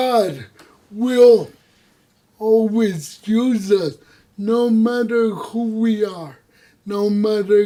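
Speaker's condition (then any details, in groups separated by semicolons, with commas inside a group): Cerebral palsy; voice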